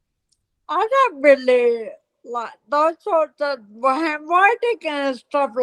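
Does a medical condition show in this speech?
Yes: multiple system atrophy.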